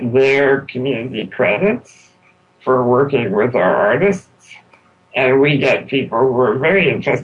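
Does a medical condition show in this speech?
Yes: spinal muscular atrophy; complete quadriplegia from spinal muscular atrophy.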